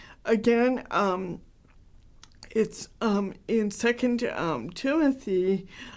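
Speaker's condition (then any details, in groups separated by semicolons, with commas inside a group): Cerebral palsy; very mild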